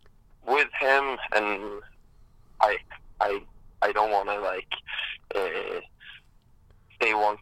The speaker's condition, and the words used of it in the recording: Stuttering. You hear my stuttering. I can't do media.